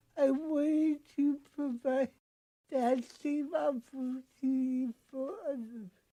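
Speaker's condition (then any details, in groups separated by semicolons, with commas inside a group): Cerebral palsy; from birth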